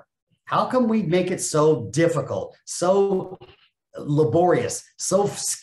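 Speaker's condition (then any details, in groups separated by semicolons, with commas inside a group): No condition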